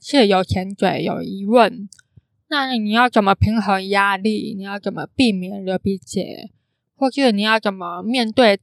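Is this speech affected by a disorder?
Yes: congenital hearing impairment; congenital cochlear underdevelopment, cochlea missing one turn, skull opened for cochlear implant (电子耳); cannot hear clearly, relies on watching eyes and surroundings to communicate; intonation slightly different from typical speakers, can sound sing-song.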